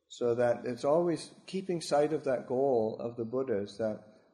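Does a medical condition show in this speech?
No.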